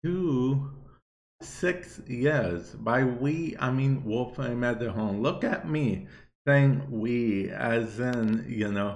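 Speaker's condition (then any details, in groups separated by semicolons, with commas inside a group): Cerebral palsy; viewer asked why talking like that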